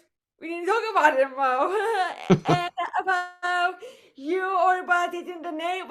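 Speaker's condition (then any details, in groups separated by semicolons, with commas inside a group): Cerebral palsy; voice affected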